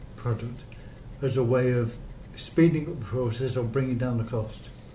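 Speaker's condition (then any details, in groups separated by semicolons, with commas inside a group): Motor neurone disease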